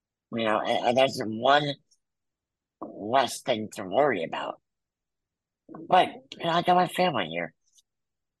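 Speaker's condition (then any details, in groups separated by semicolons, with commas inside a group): Muscular dystrophy; congenital, wheelchair user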